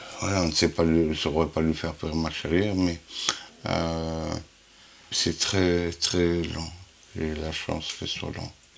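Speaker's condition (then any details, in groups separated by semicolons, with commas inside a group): Huntington's disease; inherited, 43 repeats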